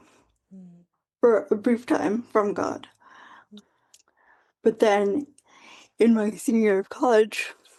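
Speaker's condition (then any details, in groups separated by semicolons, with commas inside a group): Quadriplegic cerebral palsy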